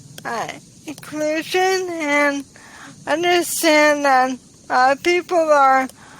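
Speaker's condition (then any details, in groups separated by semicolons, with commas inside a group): ALS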